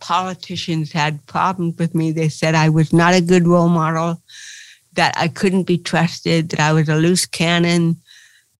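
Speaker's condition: Cerebral palsy; past Botox dependence

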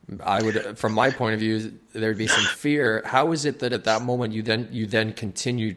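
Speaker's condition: No condition

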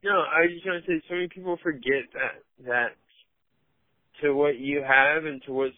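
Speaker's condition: Cerebral palsy, mild; had speech therapy

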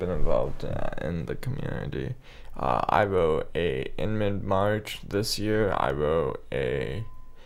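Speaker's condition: Cerebral palsy, spastic quadriplegia

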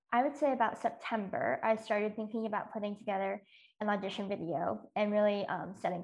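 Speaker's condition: Cleft lip and palate

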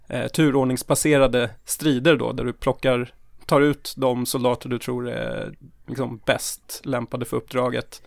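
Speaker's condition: No condition

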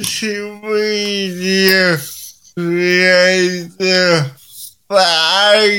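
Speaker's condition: Cerebral palsy; linked to preeclampsia at birth

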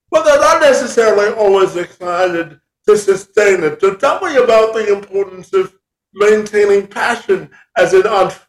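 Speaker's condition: Cerebral palsy; from birth

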